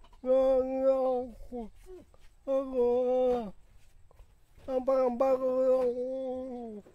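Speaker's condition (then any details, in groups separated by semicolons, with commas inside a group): Dystonia; hereditary, involuntary whole-body movements, trembling, mouth and head twisting; onset age 34, about four years, worsening, barely walks; speech affected, mouth twists involuntarily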